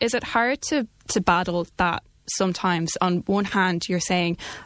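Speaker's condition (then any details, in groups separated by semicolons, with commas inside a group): No condition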